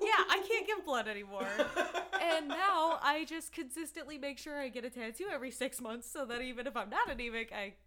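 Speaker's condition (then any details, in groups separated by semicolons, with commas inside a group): No condition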